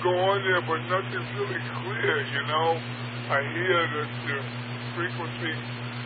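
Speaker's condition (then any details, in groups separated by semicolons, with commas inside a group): Parkinson's; largely wheelchair bound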